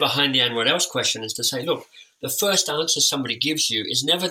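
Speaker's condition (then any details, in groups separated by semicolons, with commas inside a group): Cleft lip and palate; time with an orthodontist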